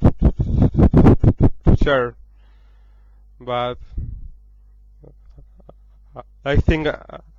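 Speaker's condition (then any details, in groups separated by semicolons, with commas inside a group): Covert stuttering; native Spanish speaker speaking English for first time; past therapy and speech lesson with little improvement, days off for therapy, motivated for psychotherapy; demonstrates metronome technique, untested in spontaneous conversation, dislikes own voice tone; prolonged sounds, blocks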